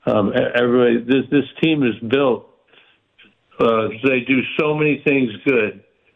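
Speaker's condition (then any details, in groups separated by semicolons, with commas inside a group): Parkinson's; stays active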